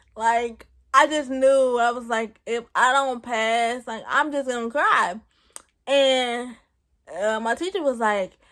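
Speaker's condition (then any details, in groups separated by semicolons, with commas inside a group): Cerebral palsy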